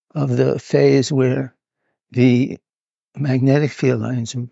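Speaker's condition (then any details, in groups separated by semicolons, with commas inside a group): Parkinson's; needs to move about while filmed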